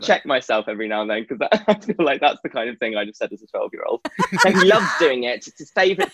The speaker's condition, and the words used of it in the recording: No condition.